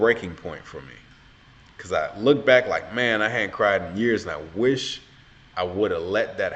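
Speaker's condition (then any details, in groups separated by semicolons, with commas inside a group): No condition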